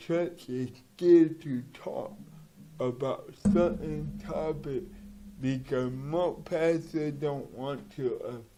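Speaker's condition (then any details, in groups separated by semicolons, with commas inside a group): Cerebral palsy; from birth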